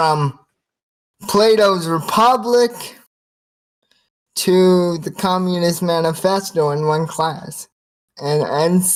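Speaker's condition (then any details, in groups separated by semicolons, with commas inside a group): Cerebral palsy, spastic quadriplegia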